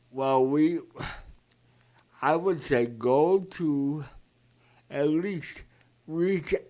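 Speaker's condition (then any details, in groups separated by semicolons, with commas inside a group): Cerebral palsy; present from birth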